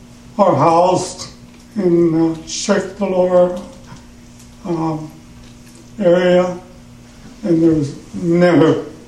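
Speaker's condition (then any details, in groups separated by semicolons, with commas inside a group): Parkinson's; trouble in the throat when speaking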